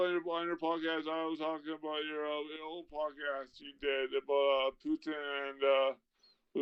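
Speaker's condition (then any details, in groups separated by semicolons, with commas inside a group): Traumatic brain injury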